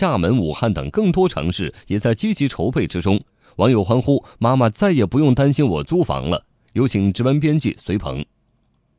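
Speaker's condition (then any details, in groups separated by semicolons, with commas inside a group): No condition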